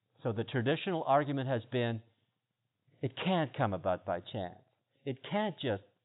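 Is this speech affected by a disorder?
No.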